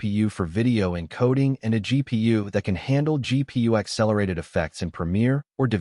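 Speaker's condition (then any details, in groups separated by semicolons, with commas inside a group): No condition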